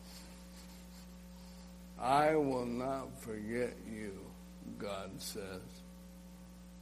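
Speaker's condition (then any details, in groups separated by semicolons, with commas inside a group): ALS; legs affected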